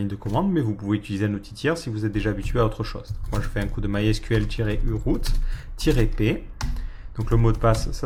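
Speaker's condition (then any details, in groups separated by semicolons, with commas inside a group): No condition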